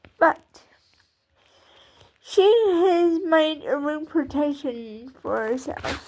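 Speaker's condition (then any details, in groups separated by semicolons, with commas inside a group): Cerebral palsy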